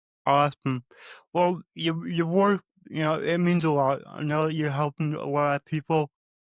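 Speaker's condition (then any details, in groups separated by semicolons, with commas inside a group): Cerebral palsy; talks differently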